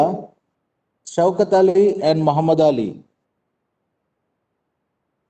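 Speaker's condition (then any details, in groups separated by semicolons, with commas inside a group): No condition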